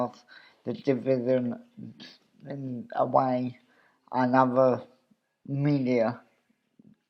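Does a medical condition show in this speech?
Yes: cerebral palsy; obvious speech impediment.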